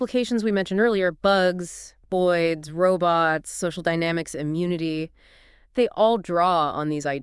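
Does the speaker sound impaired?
No.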